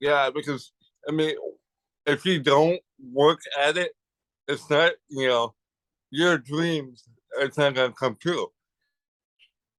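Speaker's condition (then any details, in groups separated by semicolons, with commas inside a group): Cerebral palsy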